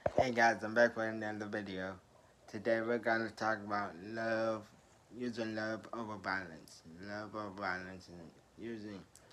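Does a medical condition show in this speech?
Yes: traumatic brain injury.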